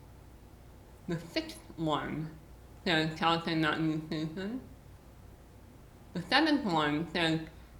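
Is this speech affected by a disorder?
Yes: muscular dystrophy.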